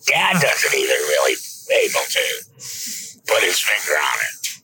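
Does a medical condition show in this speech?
Yes: laryngectomy; rattles esophagus like vocal cords.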